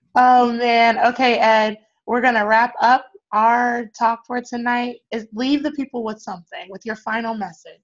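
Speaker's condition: No condition

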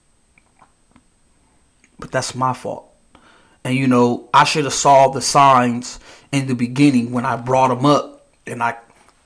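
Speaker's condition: No condition

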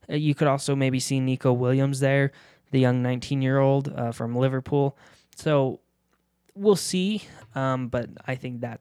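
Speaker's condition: No condition

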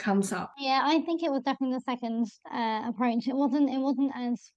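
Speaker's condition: Bilateral cleft lip and palate; congenital, around 23 operations, bone graft, jaw realignment at 18-19, Great Ormond Street, 6 grommet operations; adult, no operations since 25, hearing issue, speech and language therapy years ago; possibly needs more pitch or volume to be heard, voice called weird in childhood

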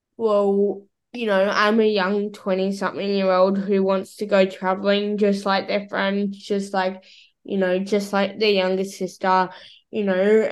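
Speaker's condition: Cerebral palsy; carries spare cochlear implant

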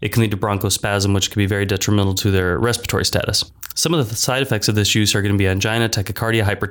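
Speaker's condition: No condition

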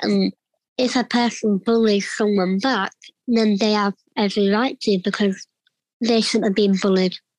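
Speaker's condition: Cleft palate; congenital

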